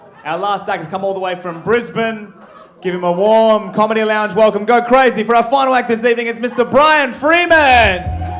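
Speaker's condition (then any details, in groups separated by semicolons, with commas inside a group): No condition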